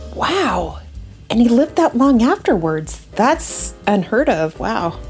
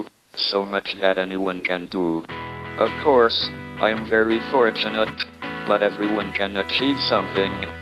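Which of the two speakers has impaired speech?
The second: motor neuron disease; early onset ALS, tracheotomy, wheelchair, cheek-operated voice synthesizer; slurred speech before, voice lost after tracheotomy, synthesized voice, speaking through a speech-generating device.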